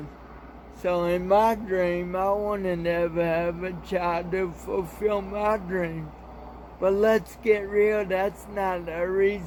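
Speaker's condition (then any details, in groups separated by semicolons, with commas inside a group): Cerebral palsy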